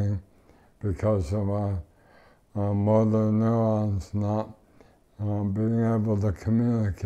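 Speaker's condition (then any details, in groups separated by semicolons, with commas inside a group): ALS; mucus once blocked airway, could not breathe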